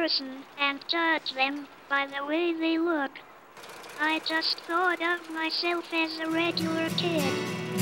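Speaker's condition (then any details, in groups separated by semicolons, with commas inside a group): Cerebral palsy, speech-generating device; wheelchair user; may not speak, uses voice output communication device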